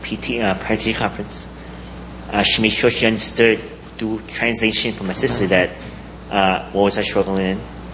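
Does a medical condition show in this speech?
Yes: cleft palate; congenital cleft palate, present from birth, care covered by garment union insurance.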